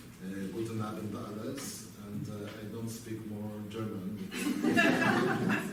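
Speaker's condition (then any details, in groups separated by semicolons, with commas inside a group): No condition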